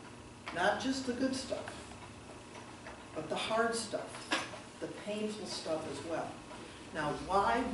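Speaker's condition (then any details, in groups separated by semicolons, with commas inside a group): No condition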